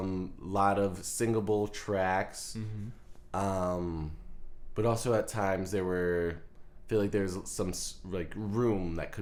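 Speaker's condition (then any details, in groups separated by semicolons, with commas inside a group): No condition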